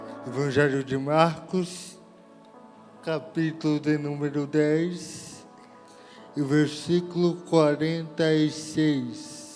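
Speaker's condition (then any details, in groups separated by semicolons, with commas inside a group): Cerebral palsy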